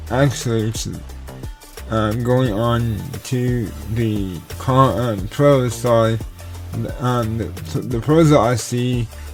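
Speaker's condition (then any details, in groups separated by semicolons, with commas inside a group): Cerebral palsy; tends to mess up words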